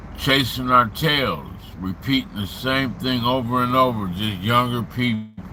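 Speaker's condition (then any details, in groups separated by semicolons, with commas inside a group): Slurred speech; still slurs words occasionally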